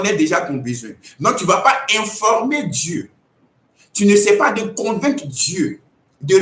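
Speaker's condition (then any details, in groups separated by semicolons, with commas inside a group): No condition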